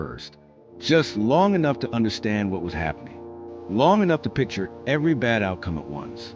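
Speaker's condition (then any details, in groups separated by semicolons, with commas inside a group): No condition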